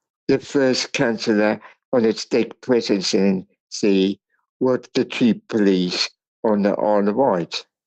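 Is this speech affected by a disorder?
Yes: cerebral palsy.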